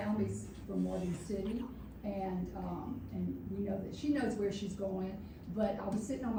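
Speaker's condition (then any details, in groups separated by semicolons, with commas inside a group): No condition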